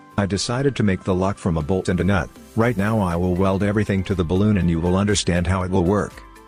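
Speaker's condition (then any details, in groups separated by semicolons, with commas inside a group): No condition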